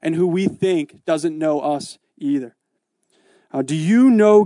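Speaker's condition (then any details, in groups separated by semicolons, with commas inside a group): No condition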